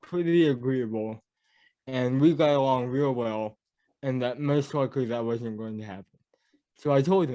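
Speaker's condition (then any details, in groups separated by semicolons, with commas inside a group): Cerebral palsy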